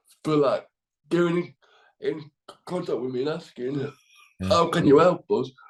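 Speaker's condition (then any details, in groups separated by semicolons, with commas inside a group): Cerebral palsy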